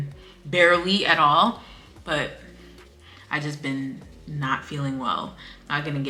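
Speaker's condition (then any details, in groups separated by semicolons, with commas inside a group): No condition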